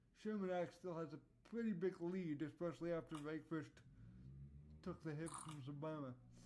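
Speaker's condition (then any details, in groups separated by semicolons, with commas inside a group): Cerebral palsy; voice tone sometimes odd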